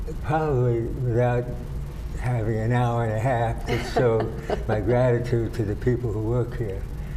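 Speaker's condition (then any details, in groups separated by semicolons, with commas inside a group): Parkinson's disease; about 12 years since onset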